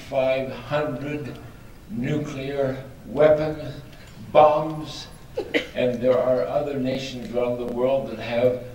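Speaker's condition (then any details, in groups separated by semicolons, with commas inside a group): ALS; extremely weak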